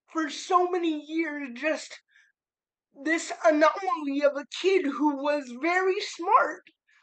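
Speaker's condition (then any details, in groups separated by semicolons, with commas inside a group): Cerebral palsy; spastic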